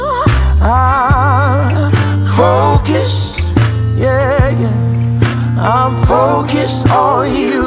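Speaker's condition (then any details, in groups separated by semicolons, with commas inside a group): No condition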